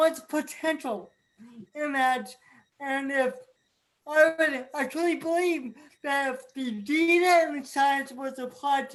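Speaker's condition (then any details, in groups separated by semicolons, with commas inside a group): Cerebral palsy; from birth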